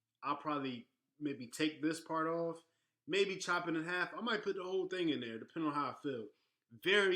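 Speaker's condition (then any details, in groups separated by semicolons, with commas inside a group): No condition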